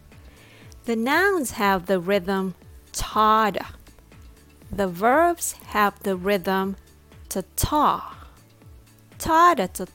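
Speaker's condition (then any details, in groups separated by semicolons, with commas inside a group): No condition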